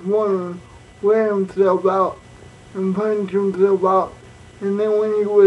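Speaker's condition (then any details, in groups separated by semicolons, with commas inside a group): Cerebral palsy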